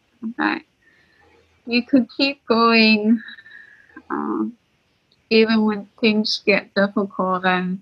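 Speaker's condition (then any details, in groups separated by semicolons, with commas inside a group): Tracheostomy; mask worn over 20 years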